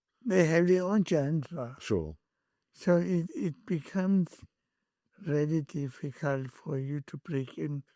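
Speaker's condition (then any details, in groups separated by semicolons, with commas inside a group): Cerebral palsy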